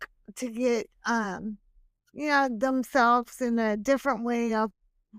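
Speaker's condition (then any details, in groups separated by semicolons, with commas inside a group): Hemiplegic cerebral palsy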